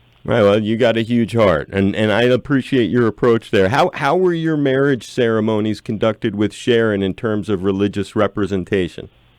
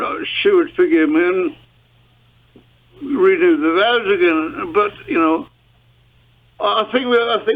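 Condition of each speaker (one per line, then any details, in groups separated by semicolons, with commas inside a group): No condition
Parkinson's disease; long duration, mild case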